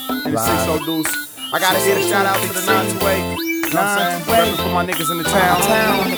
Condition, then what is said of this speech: None; typical speech.